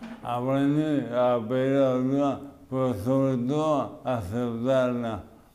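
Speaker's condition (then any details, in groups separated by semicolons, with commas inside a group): Amyotrophic lateral sclerosis; speech heavily impaired, largely unintelligible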